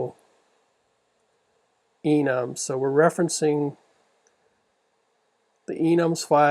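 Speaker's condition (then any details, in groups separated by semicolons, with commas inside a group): No condition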